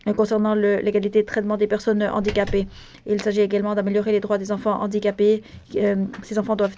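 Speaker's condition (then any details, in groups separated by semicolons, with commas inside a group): No condition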